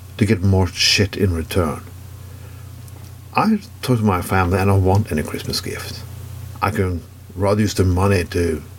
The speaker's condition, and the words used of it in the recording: None; typical speech.